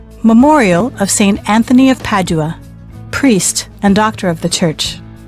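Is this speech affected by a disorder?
No.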